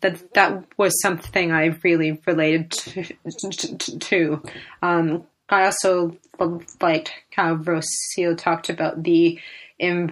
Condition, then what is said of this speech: Stuttering. And that's something I really, really relate to, since stammering is also very variable.